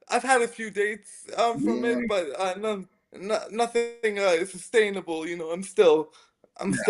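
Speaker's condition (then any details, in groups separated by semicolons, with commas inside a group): Spastic quadriplegic cerebral palsy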